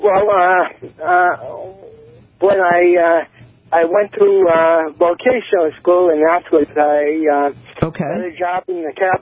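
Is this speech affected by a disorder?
Yes: cerebral palsy.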